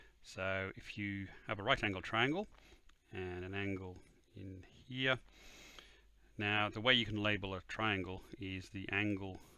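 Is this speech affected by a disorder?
No.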